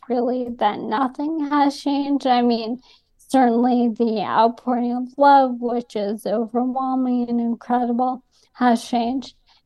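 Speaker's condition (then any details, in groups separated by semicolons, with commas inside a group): ALS; symptom-directed treatments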